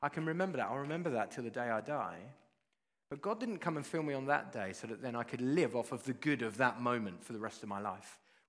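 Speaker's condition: No condition

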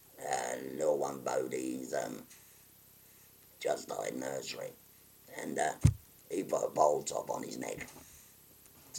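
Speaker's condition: Total laryngectomy; stage 4 laryngeal cancer, total laryngectomy by Mr. Tagar, head and neck chemoradiotherapy, one-ear deafness, anosmia; recently finished treatment, no evidence of disease, shoulder nerve pain, on opioids, sleeps upright, legs weak; voice valve speech, leaks leave no voice, electrolarynx backup, not heard in groups, swallow about 10%

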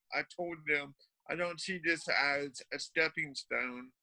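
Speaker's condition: Cerebral palsy; cerebral palsy since birth

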